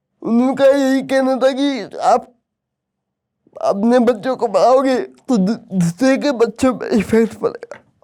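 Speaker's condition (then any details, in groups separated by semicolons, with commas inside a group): Cerebral palsy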